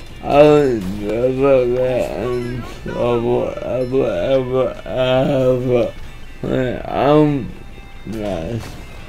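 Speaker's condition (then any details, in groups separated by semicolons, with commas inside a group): Cerebral palsy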